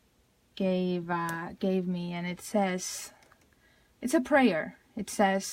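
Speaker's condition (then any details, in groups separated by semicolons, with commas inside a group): No condition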